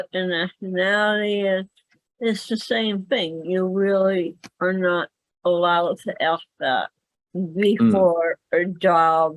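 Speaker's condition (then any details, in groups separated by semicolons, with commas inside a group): Cerebral palsy; speaks better than types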